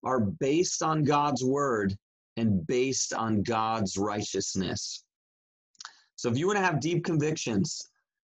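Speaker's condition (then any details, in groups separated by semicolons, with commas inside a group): No condition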